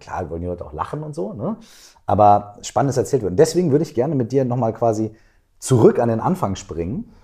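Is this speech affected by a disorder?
No.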